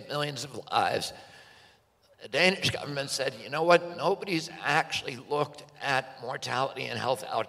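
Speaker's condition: Spasmodic dystonia; likely from flu vaccine

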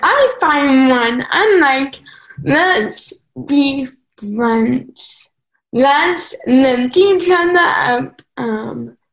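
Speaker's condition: Cerebral palsy; some mental developmental delay

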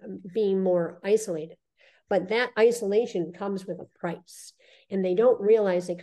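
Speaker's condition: Cleft lip and palate; spoke funny and whistled before reconstruction at 17

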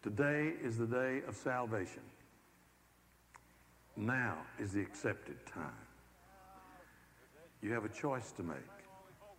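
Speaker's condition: No condition

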